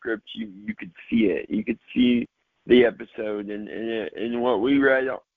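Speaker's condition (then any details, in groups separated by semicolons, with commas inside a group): Cerebral palsy, mild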